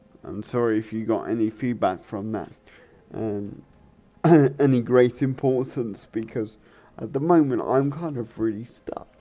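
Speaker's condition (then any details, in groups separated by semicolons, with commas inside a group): Cerebral palsy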